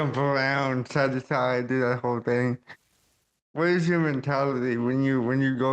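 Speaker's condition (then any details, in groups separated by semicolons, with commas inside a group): Cerebral palsy; caused by stroke at birth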